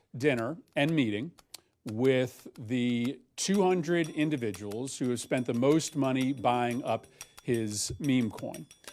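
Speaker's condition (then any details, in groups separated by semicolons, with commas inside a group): No condition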